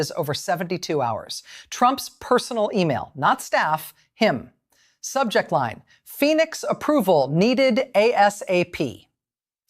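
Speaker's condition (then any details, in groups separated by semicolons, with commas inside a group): No condition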